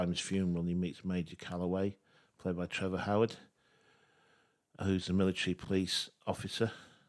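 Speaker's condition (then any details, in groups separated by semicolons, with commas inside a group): No condition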